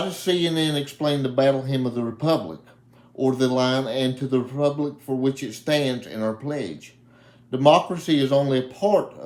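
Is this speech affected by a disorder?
Yes: cerebral palsy; reports speaking clearly.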